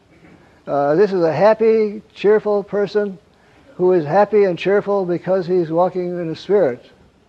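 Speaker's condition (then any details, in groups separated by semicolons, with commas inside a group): Parkinson's; wakes at night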